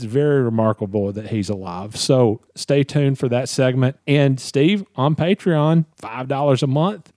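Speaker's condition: No condition

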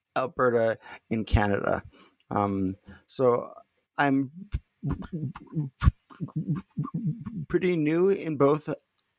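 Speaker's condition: Stuttering; little stuttering during this recording; blocks

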